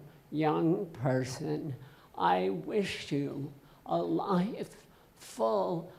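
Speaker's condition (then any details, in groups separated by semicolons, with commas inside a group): Essential tremor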